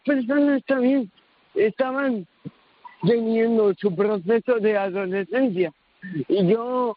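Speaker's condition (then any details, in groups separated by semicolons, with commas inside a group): Cerebral palsy; early intervention from infancy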